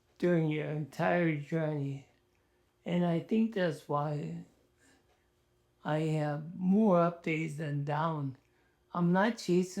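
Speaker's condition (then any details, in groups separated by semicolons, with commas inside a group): ALS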